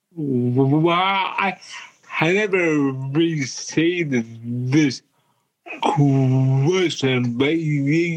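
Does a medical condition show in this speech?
Yes: cerebral palsy; wheelchair user.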